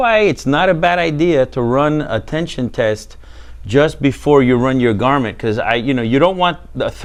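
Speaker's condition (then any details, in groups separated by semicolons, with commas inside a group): No condition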